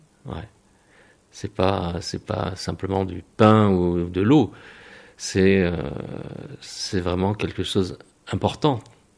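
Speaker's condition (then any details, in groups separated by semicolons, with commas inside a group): Aphasia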